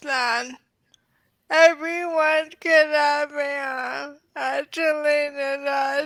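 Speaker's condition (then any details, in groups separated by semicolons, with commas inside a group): ALS; diagnosed in early 30s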